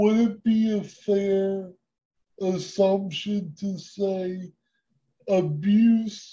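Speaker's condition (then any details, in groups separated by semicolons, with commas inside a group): Cerebral palsy; present from birth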